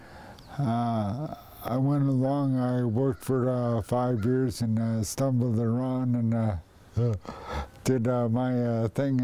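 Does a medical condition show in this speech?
Yes: primary lateral sclerosis.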